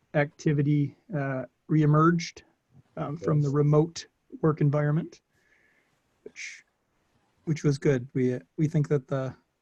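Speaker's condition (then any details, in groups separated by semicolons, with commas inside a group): No condition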